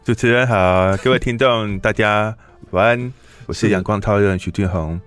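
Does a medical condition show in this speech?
Yes: hearing impairment.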